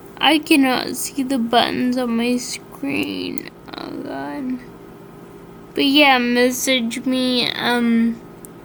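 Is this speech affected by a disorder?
Yes: Friedreich's ataxia.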